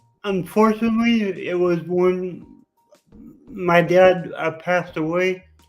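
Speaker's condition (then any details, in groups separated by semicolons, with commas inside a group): Cerebral palsy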